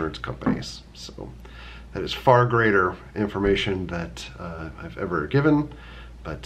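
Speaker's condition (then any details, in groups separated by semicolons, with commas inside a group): No condition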